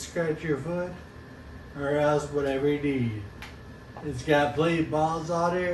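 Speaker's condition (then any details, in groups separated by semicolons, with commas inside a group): Friedreich's ataxia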